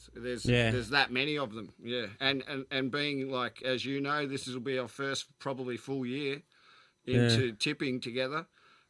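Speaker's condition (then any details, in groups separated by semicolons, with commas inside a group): No condition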